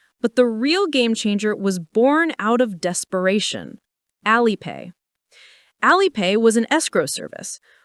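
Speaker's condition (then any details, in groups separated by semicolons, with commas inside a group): No condition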